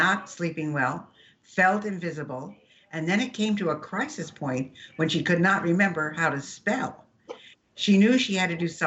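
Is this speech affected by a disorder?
No.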